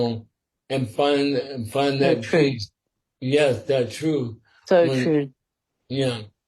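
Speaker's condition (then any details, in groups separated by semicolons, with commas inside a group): Sporadic ALS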